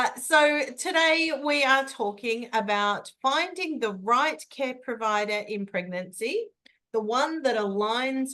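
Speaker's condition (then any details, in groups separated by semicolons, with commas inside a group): No condition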